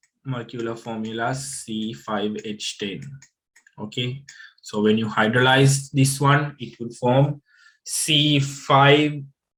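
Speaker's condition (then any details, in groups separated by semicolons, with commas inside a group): No condition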